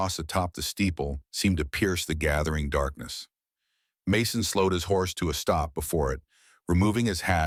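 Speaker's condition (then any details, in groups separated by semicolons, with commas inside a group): No condition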